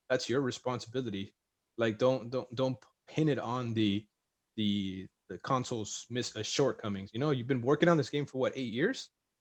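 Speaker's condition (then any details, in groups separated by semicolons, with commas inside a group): No condition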